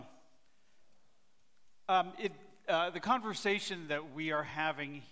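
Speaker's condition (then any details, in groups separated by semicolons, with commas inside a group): No condition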